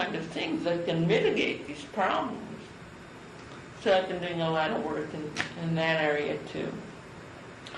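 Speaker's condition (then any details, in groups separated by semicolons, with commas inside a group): Cerebral palsy; from birth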